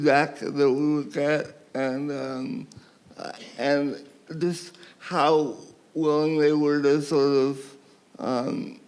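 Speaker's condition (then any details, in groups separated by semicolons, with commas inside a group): Cerebral palsy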